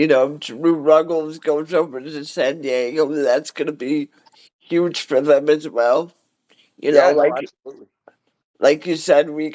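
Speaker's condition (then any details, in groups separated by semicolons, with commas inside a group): Cerebral palsy; cerebral palsy, wheelchair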